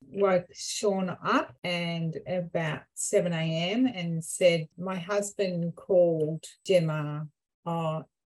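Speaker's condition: Aphasia and apraxia; stroke causing aphasia and apraxia, resumed driving after eight weeks; ongoing aphasia and apraxia; difficulty planning and coordinating speech muscles, language problems incl. reading, writing, numbers, could not say monotony

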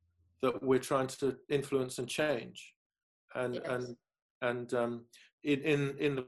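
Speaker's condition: Stammer; stammer since childhood; stammers openly, accepts own stuttering voice, keeps stuttering in edited videos; stammers mainly on hard consonants, worse when tired or nervous, formerly long-winded word substitution, avoidance; repeated words

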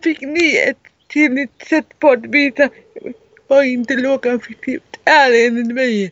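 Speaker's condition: Cerebral palsy; severe, wheelchair user

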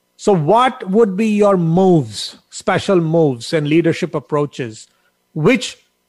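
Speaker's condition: No condition

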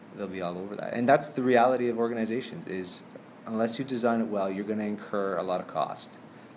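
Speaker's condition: No condition

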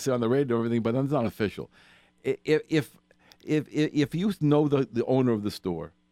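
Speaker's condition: No condition

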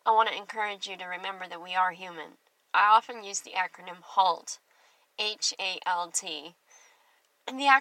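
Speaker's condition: Cleft lip and palate; clear speech

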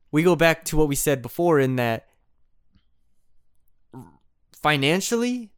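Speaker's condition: No condition

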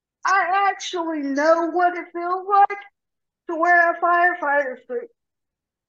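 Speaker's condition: Cerebral palsy; severe rotator cuff tear

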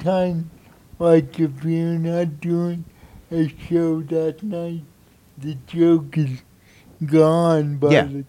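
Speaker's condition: Cerebral palsy; no medication

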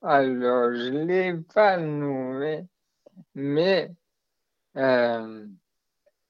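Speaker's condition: Maladie de Charcot (ALS); diagnosed in adulthood

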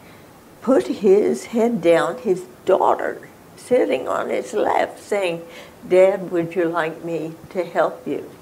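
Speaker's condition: Spasmodic dysphonia; diagnosed 1998 at Johns Hopkins within 1 hour

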